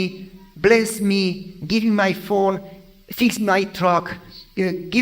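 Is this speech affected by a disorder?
No.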